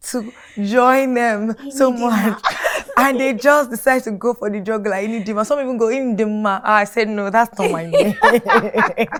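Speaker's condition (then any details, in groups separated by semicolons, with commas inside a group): No condition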